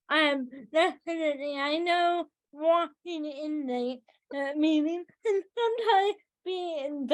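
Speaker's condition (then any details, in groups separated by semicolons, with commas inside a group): Cerebral palsy, spastic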